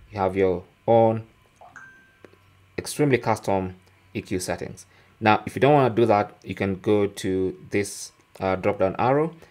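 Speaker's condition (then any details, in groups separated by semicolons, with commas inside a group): No condition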